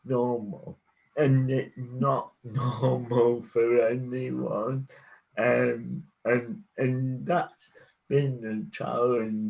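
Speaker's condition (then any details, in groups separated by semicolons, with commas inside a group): Cerebral palsy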